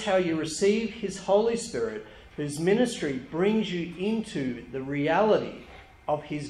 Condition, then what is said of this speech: None; typical speech.